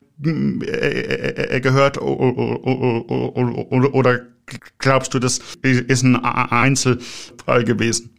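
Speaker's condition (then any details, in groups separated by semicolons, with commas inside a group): Stuttering; developmental, lifelong, possibly inherited, father stuttered, brother fluent, logopedic speech therapy, constant since second grade; frequent filler interjections, whole-word and phrase repetitions in transcript; repeated sounds, blocks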